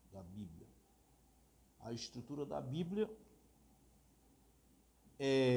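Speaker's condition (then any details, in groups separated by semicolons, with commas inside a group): No condition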